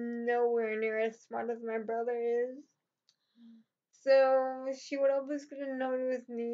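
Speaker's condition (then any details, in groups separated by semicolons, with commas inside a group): Cerebral palsy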